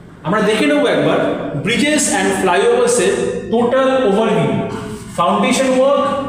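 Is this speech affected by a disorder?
No.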